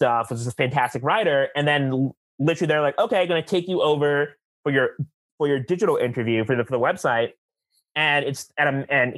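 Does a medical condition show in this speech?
Yes: stuttering, mild; stutter since childhood, school speech therapy, exercises not kept up, never fully resolved; still stutters, not frequently, not a big issue; stutters much less when performing, stutters when excited, stops and restarts, eases after minutes; here repeated sounds.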